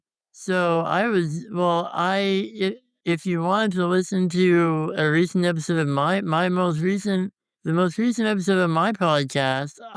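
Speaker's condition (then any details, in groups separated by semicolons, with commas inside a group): Congenital muscular dystrophy; tracheostomy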